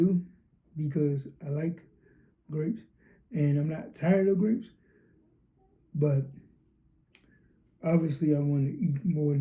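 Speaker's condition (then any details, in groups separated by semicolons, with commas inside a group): Cerebral palsy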